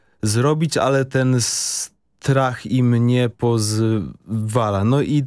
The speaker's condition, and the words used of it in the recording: Stuttering. Słychać, że się jąkasz i to jest właśnie ta granica, o której będziemy rozmawiać, bo tak.